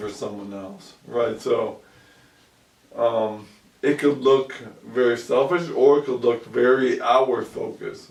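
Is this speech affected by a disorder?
Yes: ALS; about 2 years since onset.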